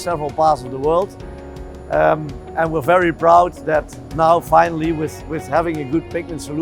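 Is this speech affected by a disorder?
No.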